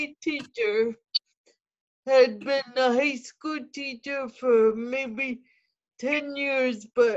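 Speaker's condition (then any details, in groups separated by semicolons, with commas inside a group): Cerebral palsy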